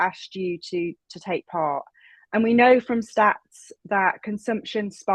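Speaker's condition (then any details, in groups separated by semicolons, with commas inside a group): No condition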